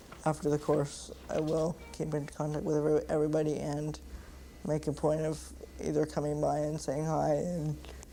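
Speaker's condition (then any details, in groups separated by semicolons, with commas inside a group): Cerebral palsy; present from birth, lifelong wheelchair user, head stick for computer; types 30 to 40 words per minute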